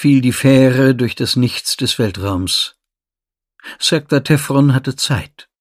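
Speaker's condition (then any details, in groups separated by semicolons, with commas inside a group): No condition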